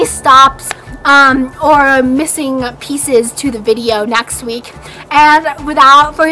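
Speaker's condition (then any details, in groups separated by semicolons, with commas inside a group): No condition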